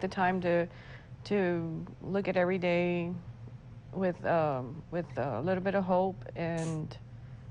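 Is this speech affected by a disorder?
No.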